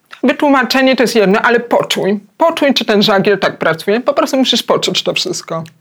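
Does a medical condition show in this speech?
Yes: hard of hearing, cochlear implant.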